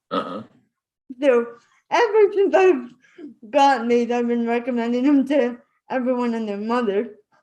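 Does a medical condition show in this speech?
Yes: spastic cerebral palsy.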